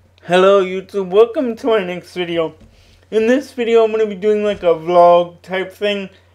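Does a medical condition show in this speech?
Yes: cerebral palsy.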